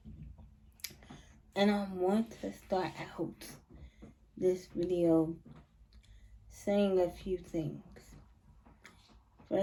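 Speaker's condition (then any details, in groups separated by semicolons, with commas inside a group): Cerebral palsy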